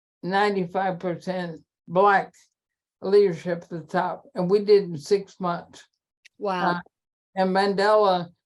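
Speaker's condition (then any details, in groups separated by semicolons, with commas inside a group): ALS; terminal, cannot handwrite, can still type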